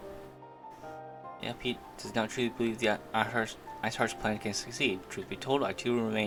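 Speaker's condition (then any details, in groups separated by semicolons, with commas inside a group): No condition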